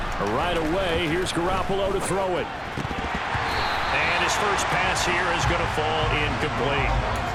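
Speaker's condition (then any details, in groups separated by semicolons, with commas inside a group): No condition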